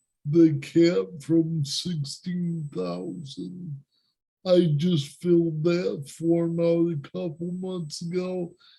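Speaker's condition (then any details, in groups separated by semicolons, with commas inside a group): Cerebral palsy; speech impairment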